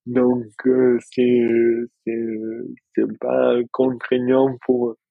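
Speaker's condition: Dystonia; receives injections, more pain before injection, improved balance, no longer falls

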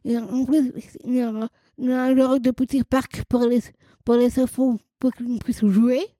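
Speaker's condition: Down syndrome, trisomy 21

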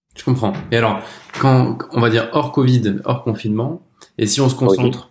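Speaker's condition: No condition

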